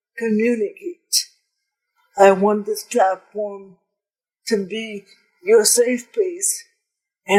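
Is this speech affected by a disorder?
Yes: cerebral palsy; present from birth.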